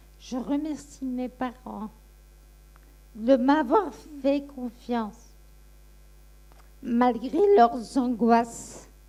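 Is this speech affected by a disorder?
Yes: Friedreich's ataxia; diagnosed age 15, rollator walker from age 20.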